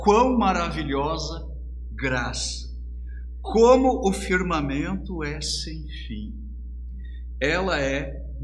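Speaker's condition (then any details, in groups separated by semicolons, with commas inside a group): No condition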